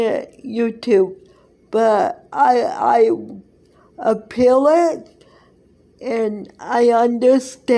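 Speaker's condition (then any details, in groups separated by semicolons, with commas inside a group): Cerebral palsy; present from birth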